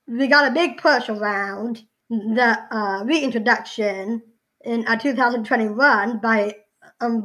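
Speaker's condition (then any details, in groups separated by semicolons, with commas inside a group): Down syndrome; since birth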